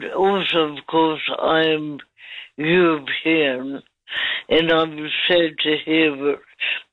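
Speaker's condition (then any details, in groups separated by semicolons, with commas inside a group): Cerebral palsy; lifelong, affects walking and speech; speech affected all life, people thought her half cut (drunk) due to walk and speech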